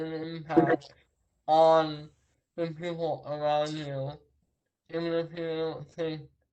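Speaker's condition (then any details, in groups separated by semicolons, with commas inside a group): Traumatic brain injury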